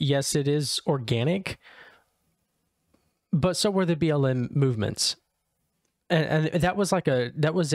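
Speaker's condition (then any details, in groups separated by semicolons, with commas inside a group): No condition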